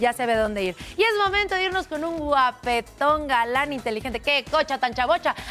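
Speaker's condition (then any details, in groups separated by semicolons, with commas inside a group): No condition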